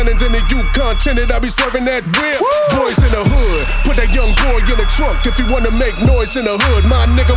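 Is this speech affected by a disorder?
No.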